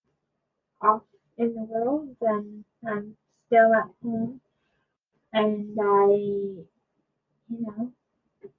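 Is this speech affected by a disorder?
Yes: cerebral palsy; from birth, 22 years, brain not connecting properly to muscles, trouble walking, mild learning disability; was in speech therapy.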